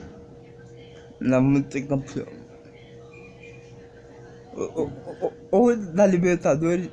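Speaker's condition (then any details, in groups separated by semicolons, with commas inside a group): Cerebral palsy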